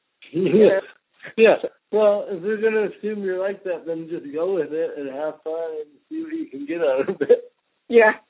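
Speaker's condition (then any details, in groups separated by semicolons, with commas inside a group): Cerebral palsy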